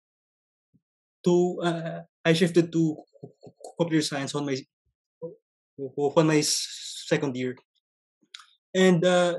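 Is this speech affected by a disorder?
Yes: stuttering; stutter since early childhood, noticed on entering grade school; ongoing stutter, actively coping through Toastmasters public speaking club and speech contests; broken, choppy non-fluent speech, dreads answering strangers like jeepney drivers, public communication affected; here repeated sounds.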